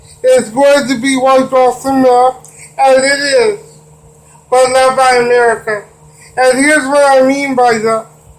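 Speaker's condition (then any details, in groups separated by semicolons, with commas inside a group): Cerebral palsy; wheelchair user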